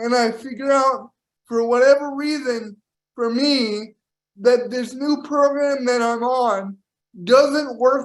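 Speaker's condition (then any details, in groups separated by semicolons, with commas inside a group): Cerebral palsy; power wheelchair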